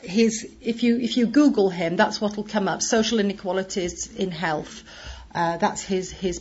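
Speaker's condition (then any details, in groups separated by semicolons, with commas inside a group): No condition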